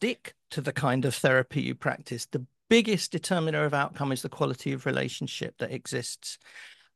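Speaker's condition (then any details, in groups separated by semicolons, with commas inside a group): No condition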